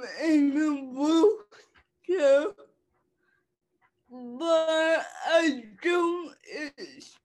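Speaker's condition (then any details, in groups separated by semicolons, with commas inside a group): Cerebral palsy; cerebral palsy since childhood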